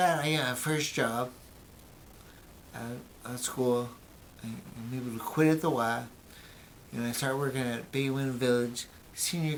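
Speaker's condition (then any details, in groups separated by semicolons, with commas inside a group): Brain injury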